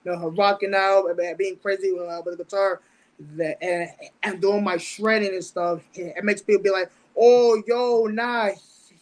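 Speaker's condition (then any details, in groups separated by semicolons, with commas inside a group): Stutter, mild; certain words sometimes don't come out; repeated words, prolonged sounds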